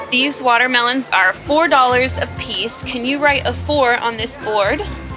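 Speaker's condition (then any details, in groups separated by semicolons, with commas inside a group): No condition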